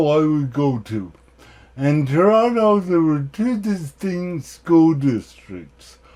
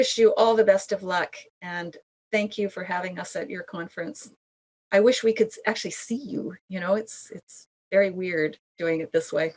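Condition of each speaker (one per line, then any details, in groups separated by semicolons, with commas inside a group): Cerebral palsy; speech therapy as child, now speaks clearly
No condition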